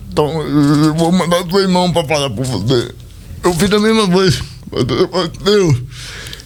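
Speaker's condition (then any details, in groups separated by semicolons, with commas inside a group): Cerebral palsy; speech not normal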